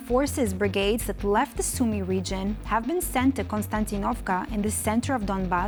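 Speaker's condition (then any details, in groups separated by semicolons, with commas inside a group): No condition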